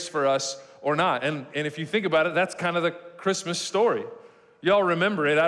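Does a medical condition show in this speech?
No.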